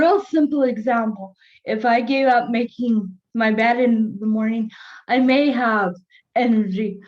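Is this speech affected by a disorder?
Yes: cerebral palsy.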